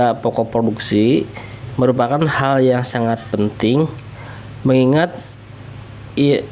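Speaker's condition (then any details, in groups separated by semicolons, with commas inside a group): No condition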